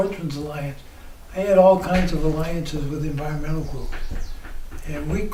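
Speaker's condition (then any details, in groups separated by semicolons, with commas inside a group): ALS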